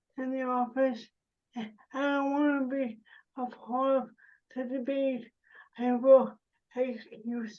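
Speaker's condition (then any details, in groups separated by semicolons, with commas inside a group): Cerebral palsy, spastic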